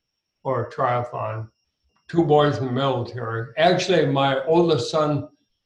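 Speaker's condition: ALS; ALS with throat onset

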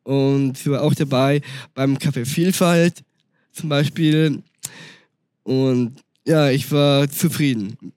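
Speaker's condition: Down syndrome; congenital; speaks German and fluent English, had tutoring to practise speaking German

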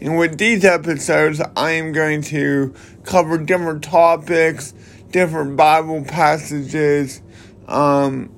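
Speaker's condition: Cerebral palsy

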